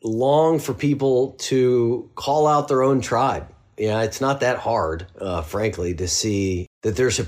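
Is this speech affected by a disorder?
No.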